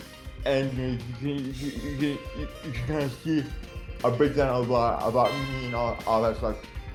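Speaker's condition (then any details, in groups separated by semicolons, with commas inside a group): Dystonia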